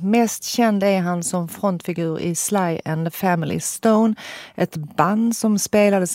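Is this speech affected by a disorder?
No.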